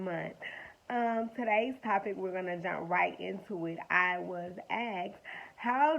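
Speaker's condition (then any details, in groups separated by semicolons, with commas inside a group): Cerebral palsy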